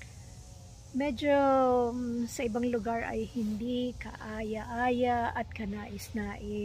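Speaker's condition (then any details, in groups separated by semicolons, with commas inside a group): No condition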